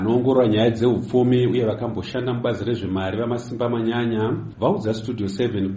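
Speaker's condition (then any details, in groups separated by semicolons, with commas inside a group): No condition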